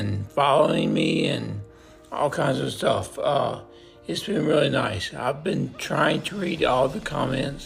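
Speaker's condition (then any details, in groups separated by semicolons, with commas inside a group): Multiple system atrophy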